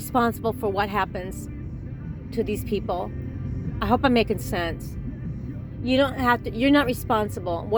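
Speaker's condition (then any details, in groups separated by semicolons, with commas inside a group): No condition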